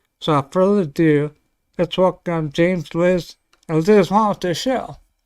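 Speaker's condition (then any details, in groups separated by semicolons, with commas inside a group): Ataxia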